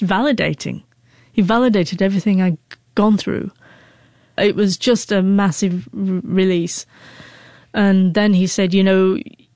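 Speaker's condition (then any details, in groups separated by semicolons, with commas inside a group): Stammering; neurological brain-function cause, not nervousness or psychological, joined British Stammering Association on John Larkin's advice; hid stutter for years, terrified of phone, takes more time to speak, deep breaths do not help; blocks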